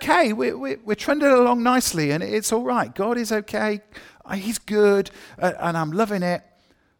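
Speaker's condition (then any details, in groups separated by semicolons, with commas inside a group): No condition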